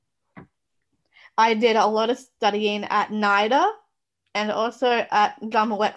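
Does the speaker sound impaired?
Yes: Down syndrome; parents told would never speak, now speaks publicly, spoke at UN.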